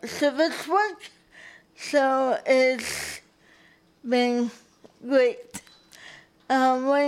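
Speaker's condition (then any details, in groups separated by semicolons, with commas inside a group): Cerebral palsy; diagnosed at 9 months after unable to sit properly, likened to stroke before birth, uses wheelchair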